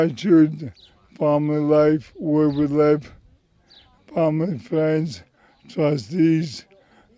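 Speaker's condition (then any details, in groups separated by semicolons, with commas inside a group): MND; about 4.5 years since diagnosis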